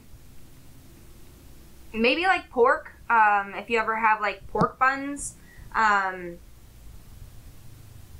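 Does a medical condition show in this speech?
No.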